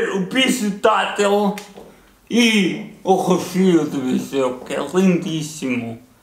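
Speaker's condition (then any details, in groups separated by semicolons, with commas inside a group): Cerebral palsy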